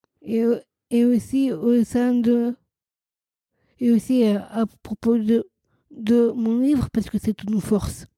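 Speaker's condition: Down syndrome, trisomy 21

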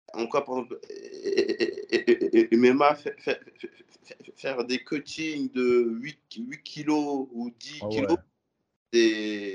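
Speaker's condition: Stuttering; never a problem for him, volunteers to speak to media; occasional stutter audible during interview; occasional mild stutter; repeated sounds, repeated words

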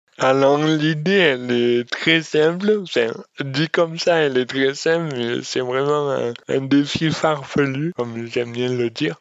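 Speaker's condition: Dystonia; congenital

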